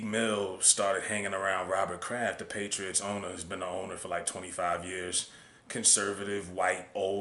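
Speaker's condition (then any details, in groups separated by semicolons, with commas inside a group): No condition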